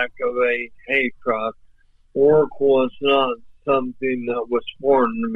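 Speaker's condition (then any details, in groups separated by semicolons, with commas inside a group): ALS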